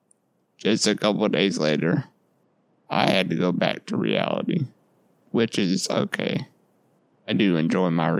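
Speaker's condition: Duchenne muscular dystrophy; repositioned in bed by mother

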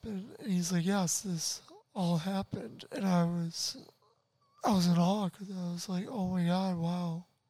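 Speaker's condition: Tracheostomy, ventilator dependent; spinal cord injury from car accident at twenty, paralyzed from neck down, early cuff-up voicelessness

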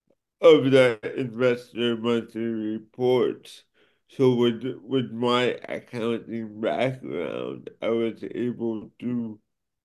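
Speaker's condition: Cerebral palsy; affects speech and motor skills

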